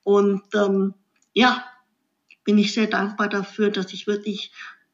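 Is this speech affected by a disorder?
Yes: cleft lip and palate; congenital cleft lip, jaw and palate, infant feeding problems, 16 operations by age 18, facial scars; after accident five months tube feeding, saliva swallowing not allowed, later esophagus surgery.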